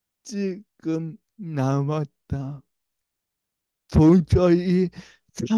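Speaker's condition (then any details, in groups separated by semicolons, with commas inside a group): Brain lesion disability; self-described speech disability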